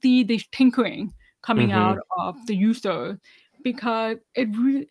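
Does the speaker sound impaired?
Yes: deafness, 99% hearing loss, severe; hearing aids worn whole life, no cochlear implant despite candidacy; wears hearing aids, relies heavily on lip reading, does not sign, not fluent in ASL.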